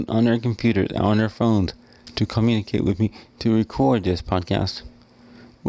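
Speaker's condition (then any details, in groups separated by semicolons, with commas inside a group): Cerebral palsy; wheelchair user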